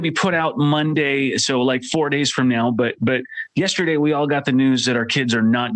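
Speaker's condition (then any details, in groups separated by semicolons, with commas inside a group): No condition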